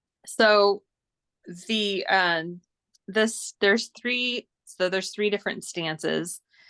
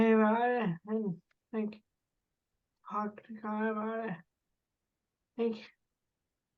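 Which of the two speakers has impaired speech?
The second: cerebral palsy, spastic; with developmental delays, since birth; emotions amplified, louder crying, laughing, anger, hard to understand.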